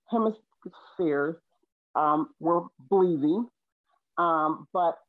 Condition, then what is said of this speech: Aphasia. I have aphasia, but it's getting better because back in January I could not I could not imagine speaking to you.